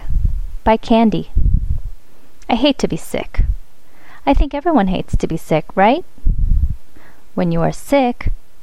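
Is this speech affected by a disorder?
No.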